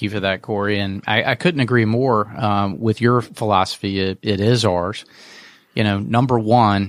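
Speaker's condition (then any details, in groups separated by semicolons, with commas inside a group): No condition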